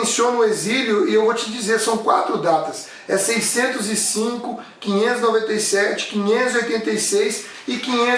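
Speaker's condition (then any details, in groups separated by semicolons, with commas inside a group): No condition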